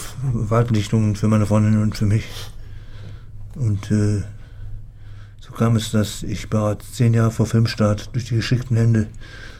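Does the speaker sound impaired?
Yes: Parkinson's disease; symptoms initially ignored, brainstem and movement affected, fine motor decline, shrinking handwriting; impaired fine motor skills, unusual posture, 90 percent disability, gets attacks, daily tasks take longer; says speech, cognition and memory not affected by Parkinson.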